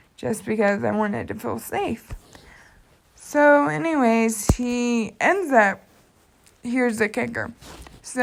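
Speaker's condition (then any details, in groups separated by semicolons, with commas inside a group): Cerebral palsy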